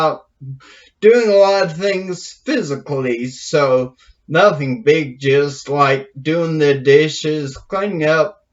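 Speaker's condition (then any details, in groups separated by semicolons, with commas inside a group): Brain injury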